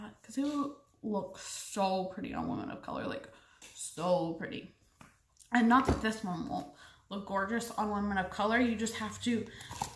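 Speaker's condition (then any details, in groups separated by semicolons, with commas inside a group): No condition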